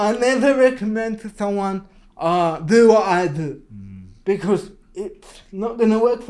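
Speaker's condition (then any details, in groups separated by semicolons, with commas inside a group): Cerebral palsy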